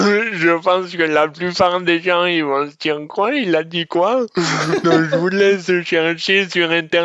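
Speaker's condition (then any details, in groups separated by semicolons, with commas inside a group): Dystonia; speech disorder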